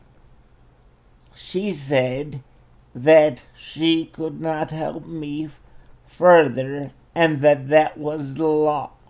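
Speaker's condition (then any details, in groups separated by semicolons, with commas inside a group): Cerebral palsy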